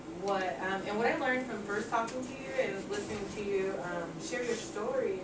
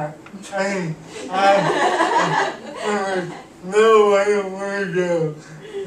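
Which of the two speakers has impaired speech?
The second: cerebral palsy; cannot walk, uses wheelchair.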